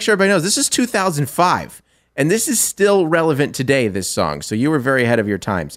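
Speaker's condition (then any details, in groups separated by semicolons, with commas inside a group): No condition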